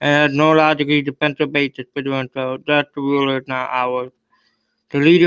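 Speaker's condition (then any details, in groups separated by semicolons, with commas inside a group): Cerebral palsy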